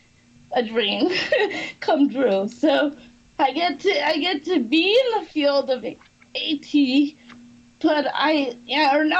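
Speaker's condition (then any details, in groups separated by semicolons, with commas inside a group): Cerebral palsy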